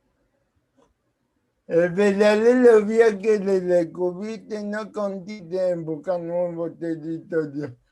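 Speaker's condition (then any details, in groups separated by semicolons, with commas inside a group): Cerebral palsy; speaks as if with potato in mouth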